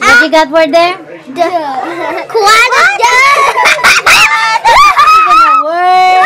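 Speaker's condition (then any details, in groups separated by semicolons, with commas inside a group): No condition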